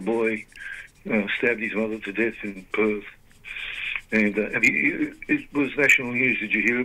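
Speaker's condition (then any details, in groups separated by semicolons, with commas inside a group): Parkinson's disease; limited capacity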